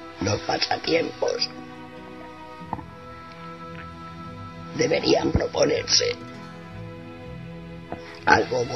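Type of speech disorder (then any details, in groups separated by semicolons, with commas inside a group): Oesophageal speech; laryngectomy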